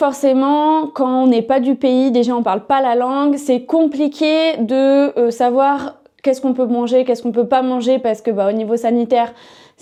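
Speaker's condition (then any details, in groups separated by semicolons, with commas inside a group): No condition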